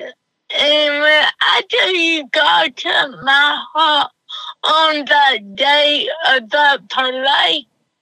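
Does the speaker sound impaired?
Yes: cerebral palsy; doctor told mother of diagnosis, self-described as half-CP.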